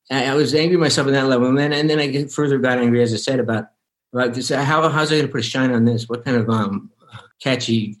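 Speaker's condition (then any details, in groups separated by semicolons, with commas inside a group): Early-onset Parkinson's disease; about 30 years since diagnosis, recovering walking after spinal surgery, risk of falls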